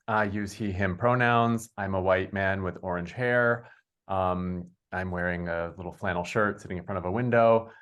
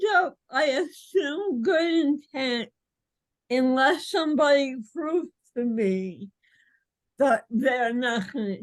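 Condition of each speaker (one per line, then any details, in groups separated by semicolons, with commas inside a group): No condition
Cerebral palsy; speech and movement visibly affected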